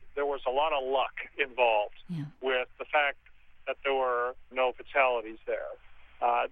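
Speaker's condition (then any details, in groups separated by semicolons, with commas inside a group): No condition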